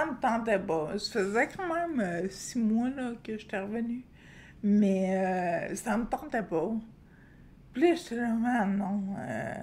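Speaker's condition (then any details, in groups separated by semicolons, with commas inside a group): Friedreich's ataxia; degenerative neuromuscular disease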